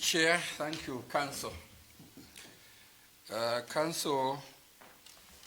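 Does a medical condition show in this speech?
No.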